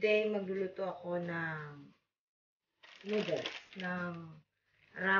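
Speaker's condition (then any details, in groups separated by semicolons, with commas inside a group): No condition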